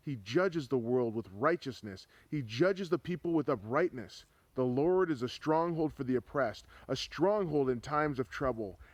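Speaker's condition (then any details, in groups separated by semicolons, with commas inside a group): No condition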